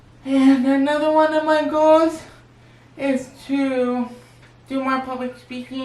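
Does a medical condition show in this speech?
Yes: cerebral palsy; wheelchair user; physical therapy.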